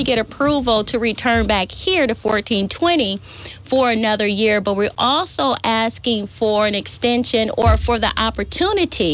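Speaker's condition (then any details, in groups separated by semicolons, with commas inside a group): No condition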